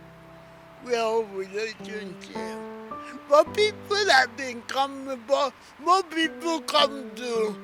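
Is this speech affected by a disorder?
Yes: cerebral palsy.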